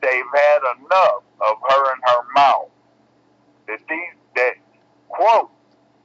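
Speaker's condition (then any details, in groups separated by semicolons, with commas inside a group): Cerebral palsy; bedbound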